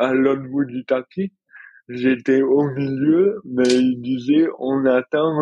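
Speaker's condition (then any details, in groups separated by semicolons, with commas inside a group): Dystonia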